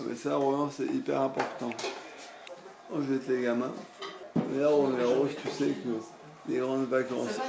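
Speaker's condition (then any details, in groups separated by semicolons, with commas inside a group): Charcot disease (ALS)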